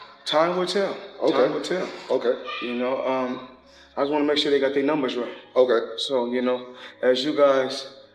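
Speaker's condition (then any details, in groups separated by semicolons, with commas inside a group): No condition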